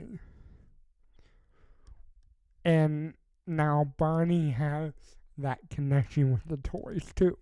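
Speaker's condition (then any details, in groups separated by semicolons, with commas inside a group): Cerebral palsy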